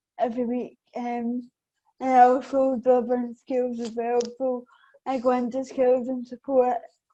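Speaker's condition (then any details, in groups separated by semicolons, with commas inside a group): Cerebral palsy; affects balance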